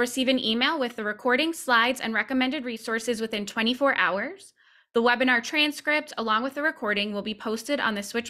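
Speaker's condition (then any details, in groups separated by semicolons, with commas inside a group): No condition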